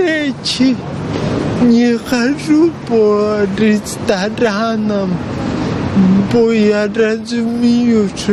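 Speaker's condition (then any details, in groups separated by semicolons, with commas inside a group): Cerebral palsy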